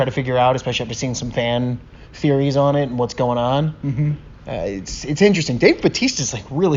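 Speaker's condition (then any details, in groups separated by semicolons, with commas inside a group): No condition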